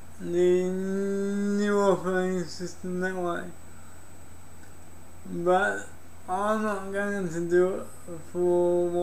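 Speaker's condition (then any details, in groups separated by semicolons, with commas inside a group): Cerebral palsy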